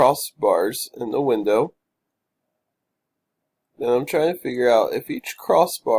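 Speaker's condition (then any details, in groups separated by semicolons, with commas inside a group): No condition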